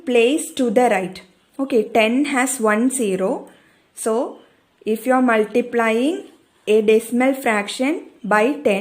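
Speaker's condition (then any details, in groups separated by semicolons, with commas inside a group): No condition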